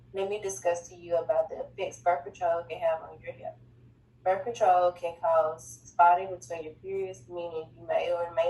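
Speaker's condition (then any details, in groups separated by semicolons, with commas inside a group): No condition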